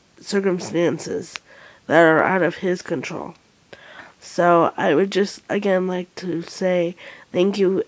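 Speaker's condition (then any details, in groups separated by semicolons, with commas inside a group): Cerebral palsy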